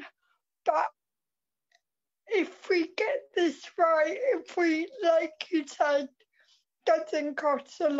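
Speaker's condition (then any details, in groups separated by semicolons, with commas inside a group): Cerebral palsy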